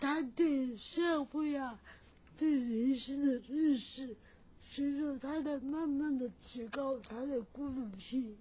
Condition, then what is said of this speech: Cerebral palsy. 他听不清楚一个脑瘫人口齿不清的表白。